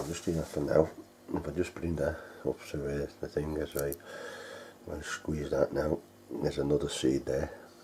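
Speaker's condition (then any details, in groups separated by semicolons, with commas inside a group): No condition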